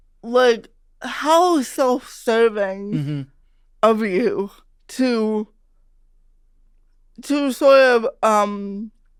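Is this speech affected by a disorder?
Yes: cerebral palsy; speech sounds unusual.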